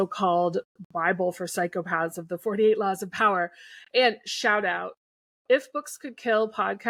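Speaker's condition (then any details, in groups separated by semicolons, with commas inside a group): No condition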